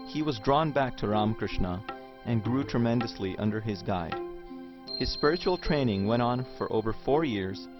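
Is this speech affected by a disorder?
No.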